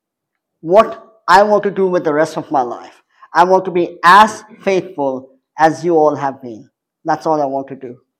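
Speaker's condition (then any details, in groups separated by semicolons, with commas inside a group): Cleft palate; survival uncertain at birth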